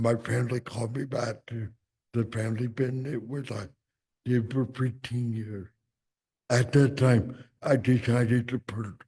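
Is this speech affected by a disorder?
Yes: cerebral palsy.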